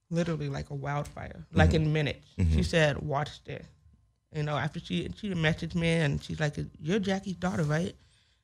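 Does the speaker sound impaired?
Yes: hearing loss with speech impediment; congenital hearing loss, 70% deaf one ear, 30% other, grandmother had hearing problems, diagnosed end of first grade; only comfortable speaking within last year or so.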